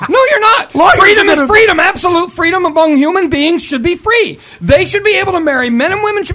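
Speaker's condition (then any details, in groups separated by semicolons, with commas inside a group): No condition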